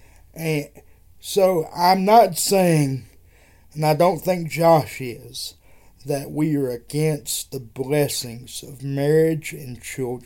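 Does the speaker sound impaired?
Yes: cerebral palsy; wheelchair user.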